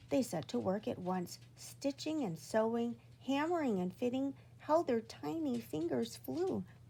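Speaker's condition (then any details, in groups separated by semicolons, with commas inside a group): No condition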